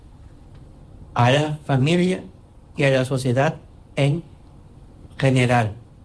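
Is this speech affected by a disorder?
Yes: Down syndrome.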